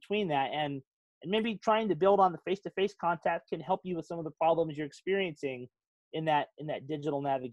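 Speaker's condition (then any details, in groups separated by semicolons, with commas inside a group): No condition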